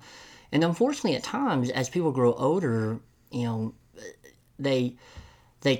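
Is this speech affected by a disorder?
Yes: cleft lip and palate; listener heard 'palate' as 'pilot', self-described enunciation not always good, attributed to being from Tennessee.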